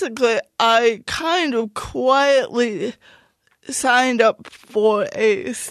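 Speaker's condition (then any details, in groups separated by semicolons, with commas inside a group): Cerebral palsy; speech noticeably affected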